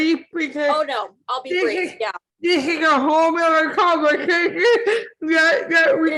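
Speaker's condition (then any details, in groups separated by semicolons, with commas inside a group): Cerebral palsy; impaired speech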